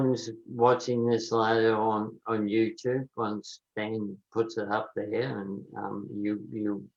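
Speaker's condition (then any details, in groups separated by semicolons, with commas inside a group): Motor neurone disease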